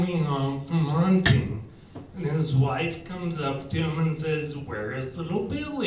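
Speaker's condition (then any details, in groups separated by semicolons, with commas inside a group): Ataxia; progressive, affects balance and speech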